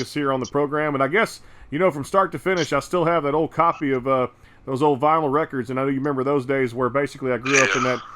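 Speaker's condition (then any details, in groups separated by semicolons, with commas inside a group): No condition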